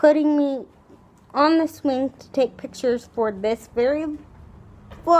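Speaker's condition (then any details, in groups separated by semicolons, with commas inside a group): Cerebral palsy, spastic, severe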